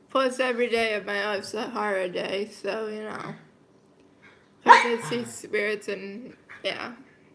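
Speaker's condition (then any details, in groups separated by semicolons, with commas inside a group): Cerebral palsy, mild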